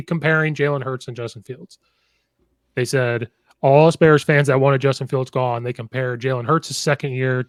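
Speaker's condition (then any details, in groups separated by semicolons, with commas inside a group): No condition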